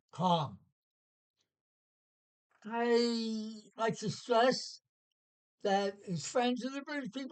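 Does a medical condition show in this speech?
Yes: Parkinson's.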